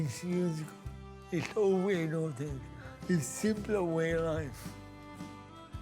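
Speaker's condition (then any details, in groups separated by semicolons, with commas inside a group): Cerebral palsy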